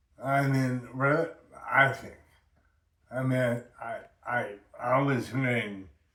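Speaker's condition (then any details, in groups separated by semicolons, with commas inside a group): Brain injury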